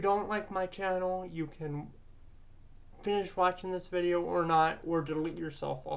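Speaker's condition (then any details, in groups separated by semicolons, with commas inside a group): Cerebral palsy; present from birth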